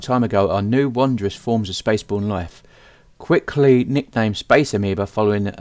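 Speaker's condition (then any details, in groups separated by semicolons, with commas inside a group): No condition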